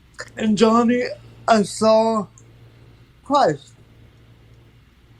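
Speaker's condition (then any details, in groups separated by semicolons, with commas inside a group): Cerebral palsy; from birth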